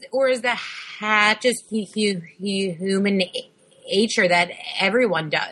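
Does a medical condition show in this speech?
Yes: stuttering; taught to control or manage stuttering; occasional struggle when stuttering; here repeated sounds, prolonged sounds.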